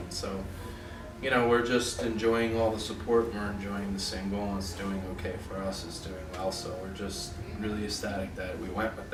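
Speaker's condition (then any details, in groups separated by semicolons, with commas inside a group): No condition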